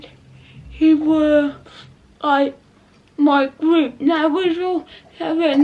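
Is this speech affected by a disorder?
Yes: cerebral palsy; not quadriplegic.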